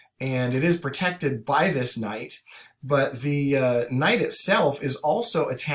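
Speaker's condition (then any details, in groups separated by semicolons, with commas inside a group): No condition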